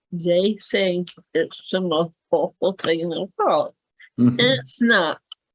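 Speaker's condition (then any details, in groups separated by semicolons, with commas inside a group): Cerebral palsy; speaks better than types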